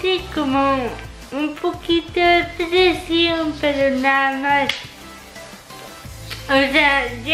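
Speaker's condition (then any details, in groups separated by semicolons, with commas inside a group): Cerebral palsy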